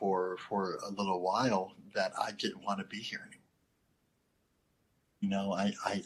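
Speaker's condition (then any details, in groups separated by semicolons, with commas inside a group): Cleft lip and palate; not fully formed at birth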